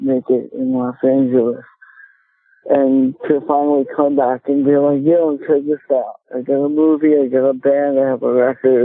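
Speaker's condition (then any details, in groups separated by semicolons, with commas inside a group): Cerebral palsy; speech affected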